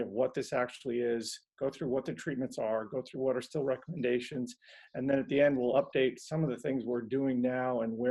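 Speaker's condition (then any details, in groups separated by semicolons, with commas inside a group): No condition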